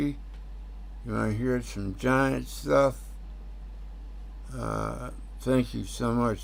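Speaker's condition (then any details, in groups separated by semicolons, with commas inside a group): Tongue cancer; tongue tumor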